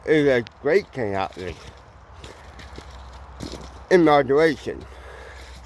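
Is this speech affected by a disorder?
Yes: cerebral palsy; mild, ataxic type.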